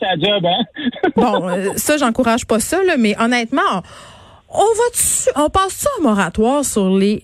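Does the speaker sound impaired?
No.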